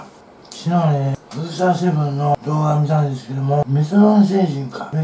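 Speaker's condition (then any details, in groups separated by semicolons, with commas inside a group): Tongue cancer, partial glossectomy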